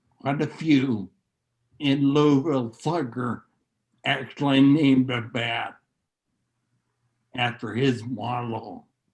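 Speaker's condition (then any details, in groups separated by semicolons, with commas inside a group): Neurological disease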